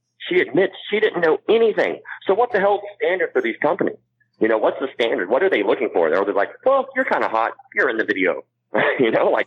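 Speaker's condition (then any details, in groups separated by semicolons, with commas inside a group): Cleft palate; ear pressure not relieved, cannot clear ear, ear hurts in wrestling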